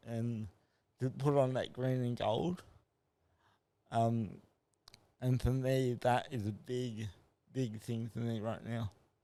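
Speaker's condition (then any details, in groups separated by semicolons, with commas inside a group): Cerebral palsy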